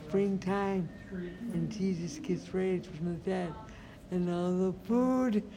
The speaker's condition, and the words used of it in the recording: Brain injury. That's why I talk funny. And I'm in a wheelchair.